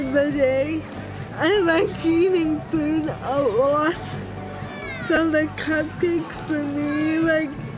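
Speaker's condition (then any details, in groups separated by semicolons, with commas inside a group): Cerebral palsy; limited body control, intellectual disability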